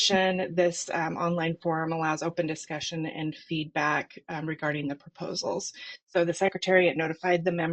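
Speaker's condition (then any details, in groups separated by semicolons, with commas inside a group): No condition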